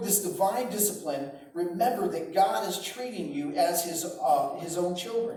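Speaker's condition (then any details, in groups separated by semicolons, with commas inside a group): No condition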